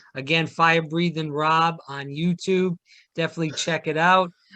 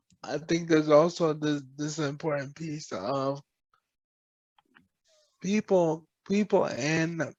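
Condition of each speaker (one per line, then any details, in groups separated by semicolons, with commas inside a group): No condition
Cerebral palsy; present from birth; uses service dog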